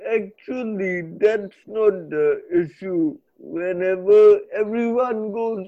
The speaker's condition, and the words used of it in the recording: Cerebral palsy. It's not because of other people, but it's because of the reactive movement that I start shivering and breathing abnormally.